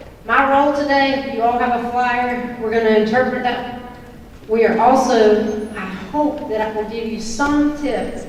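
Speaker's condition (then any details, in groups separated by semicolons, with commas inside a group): No condition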